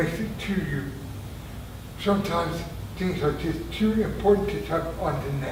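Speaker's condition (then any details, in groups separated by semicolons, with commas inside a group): Traumatic brain injury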